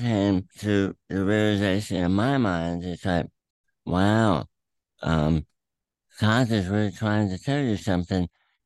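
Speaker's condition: Throat cancer; eating issues from tongue tumor

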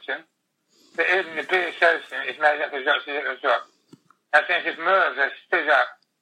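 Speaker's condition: Tongue cancer, glossectomy, most of tongue removed; terminal, sent home to die after 2 weeks in hospice, pain under control, noisy machine

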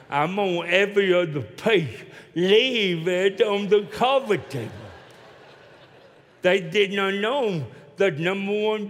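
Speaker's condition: Cerebral palsy; walks with limp

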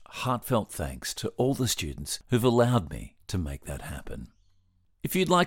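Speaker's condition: No condition

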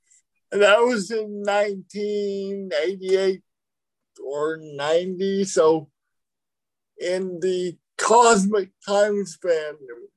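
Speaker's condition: Cerebral palsy

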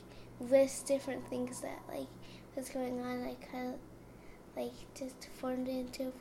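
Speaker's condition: Cerebral palsy; finds reading own poetry aloud hard, cannot say it as intended

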